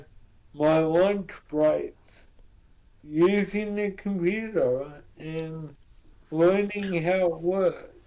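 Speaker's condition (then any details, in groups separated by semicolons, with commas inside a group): Cerebral palsy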